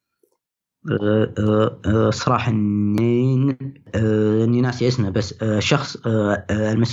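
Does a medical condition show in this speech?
Yes: stuttering; onset age 10, previously largely controlled, gave presentations, spoke at Toastmasters, perfectionism possibly a contributing cause; worst period of stuttering so far, lacks willpower to work on it; difficulty communicating with people; here prolonged sounds.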